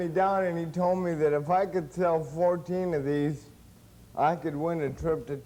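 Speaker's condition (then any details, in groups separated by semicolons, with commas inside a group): Cerebral palsy; since birth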